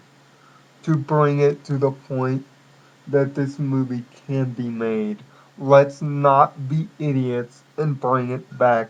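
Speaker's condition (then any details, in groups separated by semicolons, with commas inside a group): Cerebral palsy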